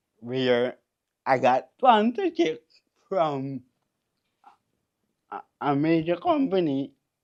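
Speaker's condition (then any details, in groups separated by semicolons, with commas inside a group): Cerebral palsy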